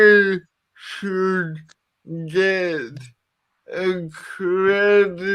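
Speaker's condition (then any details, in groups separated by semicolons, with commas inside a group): Cerebral palsy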